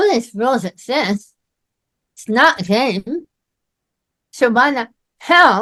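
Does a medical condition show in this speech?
Yes: myasthenia gravis.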